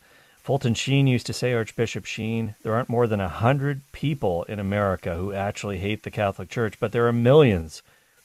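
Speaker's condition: No condition

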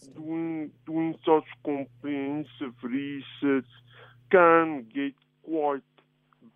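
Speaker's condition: Cerebral palsy; affects speed of communication

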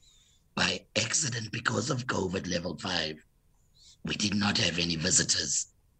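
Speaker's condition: Total laryngectomy; no natural voice, earlier Stephen Hawking-like voice, prior huskier voice, spasmodic dysphonia diagnosed

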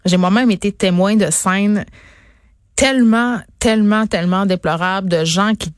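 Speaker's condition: No condition

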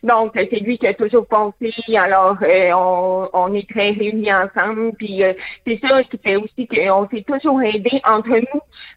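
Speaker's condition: Hearing loss with cochlear implant; born deaf

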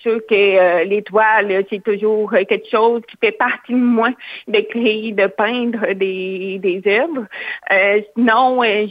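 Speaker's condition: Hearing loss, cochlear implant; hard of hearing, cochlear implant received at age 4, operated very young

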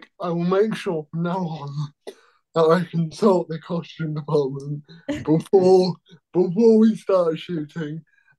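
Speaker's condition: Cerebral palsy

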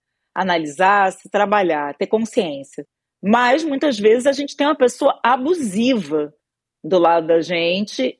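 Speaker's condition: No condition

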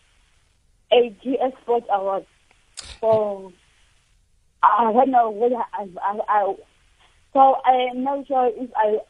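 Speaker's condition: Cerebral palsy; competes in prone adaptive surfing category, needs assistance into the water

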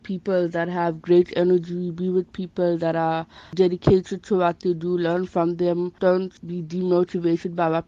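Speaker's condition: Bilateral sensorineural hearing loss; onset age 4 after mumps complications, both ear nerves dead, failed nerve repair, four grommet surgeries; speech never fully clear, long-term speech therapy to maintain speech

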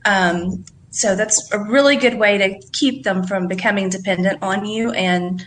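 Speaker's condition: No condition

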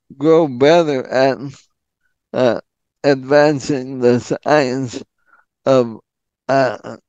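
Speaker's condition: ALS; frequent throat clearing

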